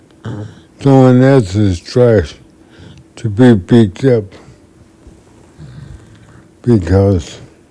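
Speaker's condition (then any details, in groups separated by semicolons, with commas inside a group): Multiple sclerosis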